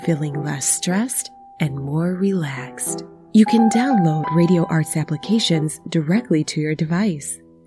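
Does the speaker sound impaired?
No.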